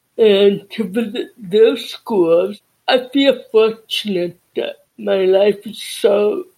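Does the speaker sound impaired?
Yes: cerebral palsy and deafness.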